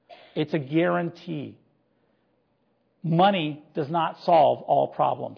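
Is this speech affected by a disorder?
No.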